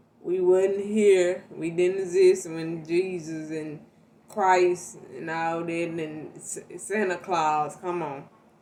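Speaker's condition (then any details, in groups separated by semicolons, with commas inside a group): Cerebral palsy; not paralyzed, can stand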